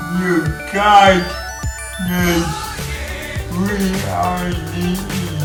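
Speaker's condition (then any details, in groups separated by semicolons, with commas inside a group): Cerebral palsy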